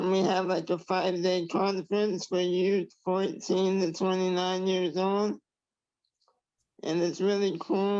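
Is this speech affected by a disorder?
Yes: traumatic brain injury.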